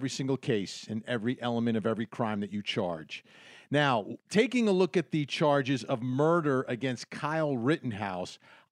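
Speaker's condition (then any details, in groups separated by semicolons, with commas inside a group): No condition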